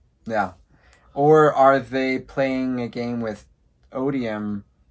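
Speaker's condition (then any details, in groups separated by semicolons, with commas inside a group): No condition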